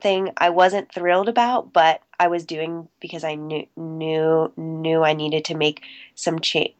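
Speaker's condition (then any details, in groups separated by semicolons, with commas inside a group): Stuttering; covert since childhood, immediate onset soon after starting to talk, school therapy from kindergarten, private therapist; recovering covert, still stutters, American Institute for Stuttering 3-week intensive program, fluency shaping techniques; formerly word switching and avoiding, held back stutters, pushed words out, appeared out of breath; repeated sounds, prolonged sounds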